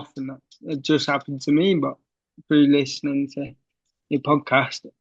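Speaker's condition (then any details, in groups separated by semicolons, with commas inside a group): Cerebral palsy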